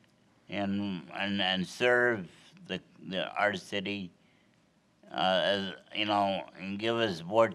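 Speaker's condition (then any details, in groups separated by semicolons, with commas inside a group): Cerebral palsy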